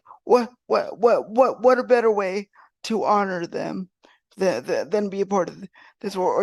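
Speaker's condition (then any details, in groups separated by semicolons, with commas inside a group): Cerebral palsy; wheelchair user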